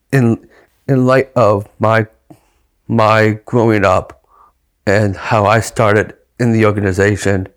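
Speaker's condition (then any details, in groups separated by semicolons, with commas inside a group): Down syndrome; genetic, from birth, developmental, childhood physical and fine motor therapists filmed monthly home visits; adult, decades since birth; experienced public speaker, speaking publicly called a talent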